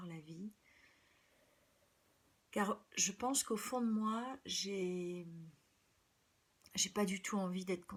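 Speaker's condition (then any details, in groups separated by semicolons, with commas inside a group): No condition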